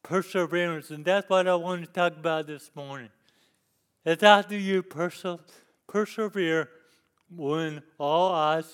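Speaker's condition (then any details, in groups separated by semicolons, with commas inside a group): Cerebral palsy; lifelong disability since youth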